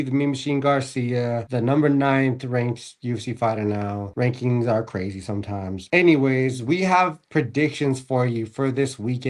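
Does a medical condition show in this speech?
No.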